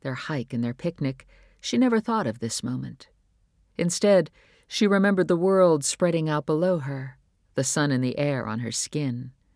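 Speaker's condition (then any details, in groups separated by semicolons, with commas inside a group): No condition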